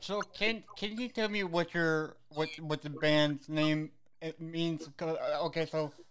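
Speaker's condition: Cerebral palsy; cerebral palsy since birth, knee pain

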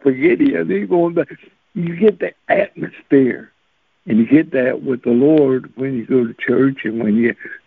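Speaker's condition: Cerebral palsy; since birth

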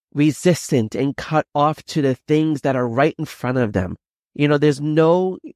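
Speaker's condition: No condition

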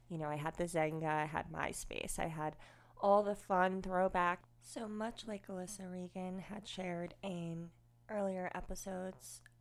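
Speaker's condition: Cleft lip and palate, unilateral; congenital

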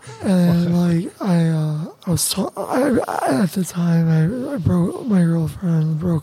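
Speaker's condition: Tracheostomy; tracheostomy connected to ventilator, paralysis after accident, breathing affected; ventilator dependent through tracheostomy; voice lost at first, spelled on communication board, voice later regained, cuff inflated at night stops talking

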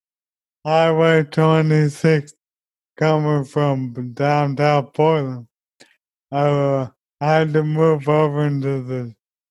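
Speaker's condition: ALS; meals chopped and fed by others

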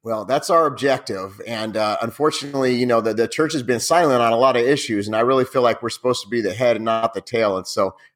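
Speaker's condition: No condition

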